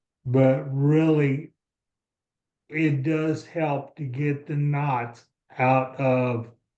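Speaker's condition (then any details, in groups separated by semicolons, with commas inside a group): ALS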